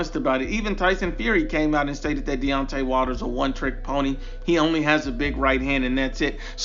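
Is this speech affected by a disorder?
No.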